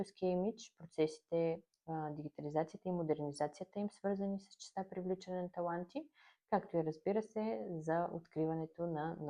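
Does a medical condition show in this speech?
No.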